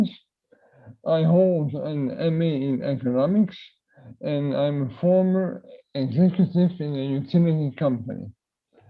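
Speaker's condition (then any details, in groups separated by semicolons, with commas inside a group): Myotonic dystrophy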